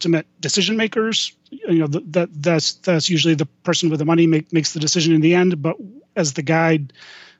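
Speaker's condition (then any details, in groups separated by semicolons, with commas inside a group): Stuttering; lifelong stutter; may freeze up mid-speech, then gets back on a roll; repeated sounds, repeated words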